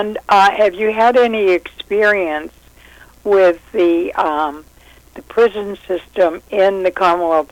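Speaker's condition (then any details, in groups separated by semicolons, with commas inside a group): No condition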